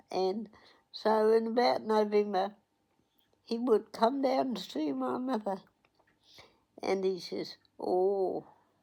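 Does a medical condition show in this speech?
Yes: cerebral palsy; onset at 8 days old.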